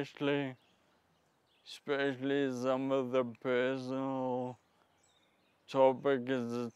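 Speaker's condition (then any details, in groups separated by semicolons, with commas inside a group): Friedreich's ataxia; speech affected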